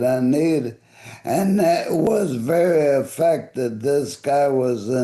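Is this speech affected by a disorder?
Yes: ALS; voice affected and fading.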